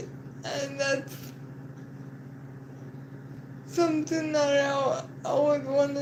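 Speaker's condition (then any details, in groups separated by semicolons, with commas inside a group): Cerebral palsy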